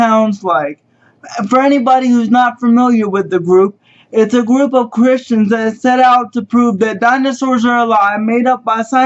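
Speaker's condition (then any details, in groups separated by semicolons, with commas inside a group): Cerebral palsy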